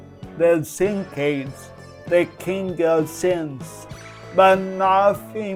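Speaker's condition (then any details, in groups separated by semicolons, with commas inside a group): Cerebral palsy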